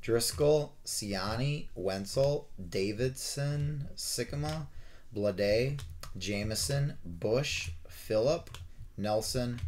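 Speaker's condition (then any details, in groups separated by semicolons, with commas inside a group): No condition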